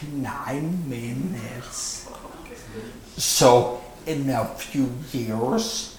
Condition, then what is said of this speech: Vocal cord paralysis. Second, I have a paralyzed vocal cord, which affects me to this day.